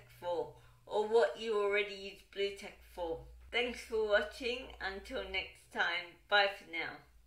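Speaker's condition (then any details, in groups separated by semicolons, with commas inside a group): Cerebral palsy, dystonic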